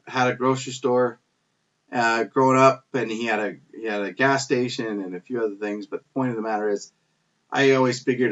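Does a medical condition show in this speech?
No.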